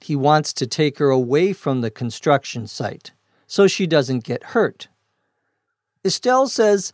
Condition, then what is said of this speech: No condition.